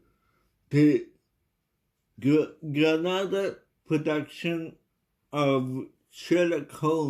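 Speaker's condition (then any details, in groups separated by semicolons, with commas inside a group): Cerebral palsy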